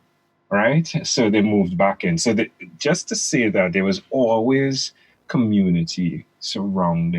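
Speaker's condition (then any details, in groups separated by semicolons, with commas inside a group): No condition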